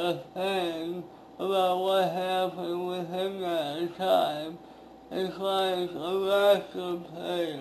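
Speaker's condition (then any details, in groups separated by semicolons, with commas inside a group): Speech impairment after birth surgery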